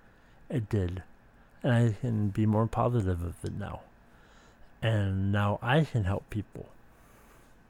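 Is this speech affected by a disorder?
Yes: speech impediment.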